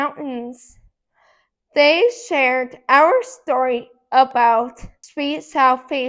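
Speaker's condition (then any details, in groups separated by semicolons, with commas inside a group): Cerebral palsy; affects muscles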